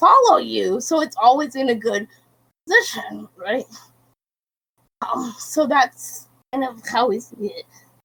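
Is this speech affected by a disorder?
Yes: cerebral palsy.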